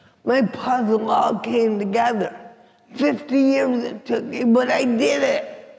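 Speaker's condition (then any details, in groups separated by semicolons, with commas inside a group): Cerebral palsy; affects walking and speech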